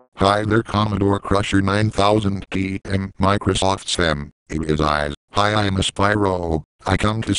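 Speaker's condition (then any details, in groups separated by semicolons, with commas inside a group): No condition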